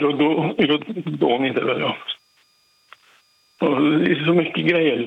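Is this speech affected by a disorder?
Yes: Parkinson's disease; throat operation, icu about 2 months ago, oxygen mask half a day, nearly died; takes 40-50 tablets daily, partly Parkinson's medication, considering reducing tablets; difficulty speaking at times, trouble getting voice out properly.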